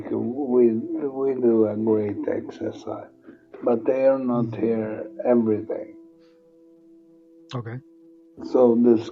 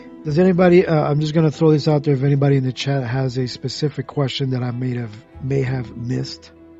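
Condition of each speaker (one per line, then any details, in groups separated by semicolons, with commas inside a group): Multiple sclerosis; progressive form
No condition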